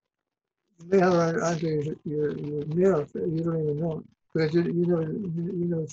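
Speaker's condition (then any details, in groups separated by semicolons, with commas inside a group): Parkinson's disease; not shaking during recording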